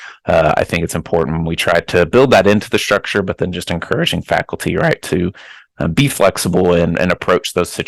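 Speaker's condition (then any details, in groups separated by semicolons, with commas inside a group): No condition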